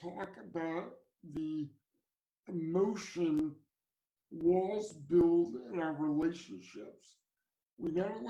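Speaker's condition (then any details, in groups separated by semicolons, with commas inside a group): Cerebral palsy; from birth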